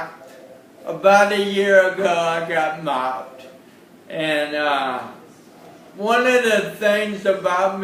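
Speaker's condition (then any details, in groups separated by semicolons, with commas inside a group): Cerebral palsy; since birth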